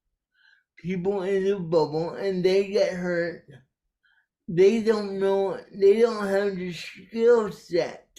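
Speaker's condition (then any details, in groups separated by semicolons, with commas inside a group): Cerebral palsy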